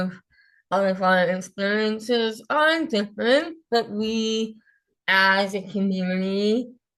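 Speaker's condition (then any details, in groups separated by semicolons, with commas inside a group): Moebius syndrome; facial difference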